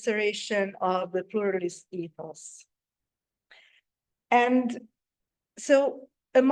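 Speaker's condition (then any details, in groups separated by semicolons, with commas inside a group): No condition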